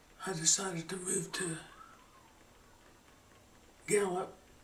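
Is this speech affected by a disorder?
Yes: Parkinson's; slowing down.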